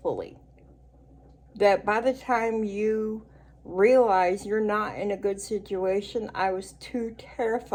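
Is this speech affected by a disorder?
Yes: cerebral palsy; speech noticeably atypical.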